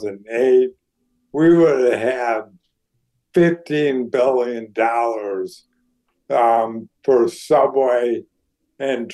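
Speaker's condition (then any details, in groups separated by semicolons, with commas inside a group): ALS; declining health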